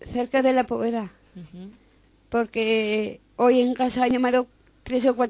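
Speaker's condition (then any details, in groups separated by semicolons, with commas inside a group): Down syndrome; radio program of fundación síndrome de down de madrid; reads news item aloud on live radio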